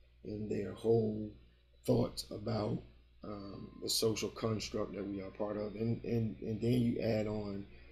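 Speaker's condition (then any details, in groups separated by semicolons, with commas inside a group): No condition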